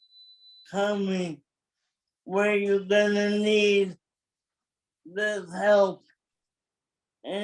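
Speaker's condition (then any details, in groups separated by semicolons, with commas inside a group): Cerebral palsy; from birth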